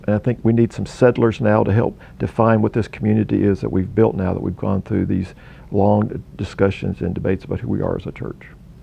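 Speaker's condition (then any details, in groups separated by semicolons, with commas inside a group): No condition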